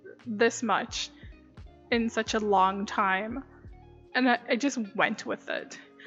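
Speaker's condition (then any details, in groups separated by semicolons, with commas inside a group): No condition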